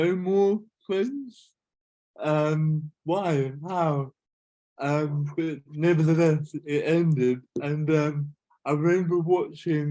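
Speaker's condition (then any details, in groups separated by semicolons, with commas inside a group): Cerebral palsy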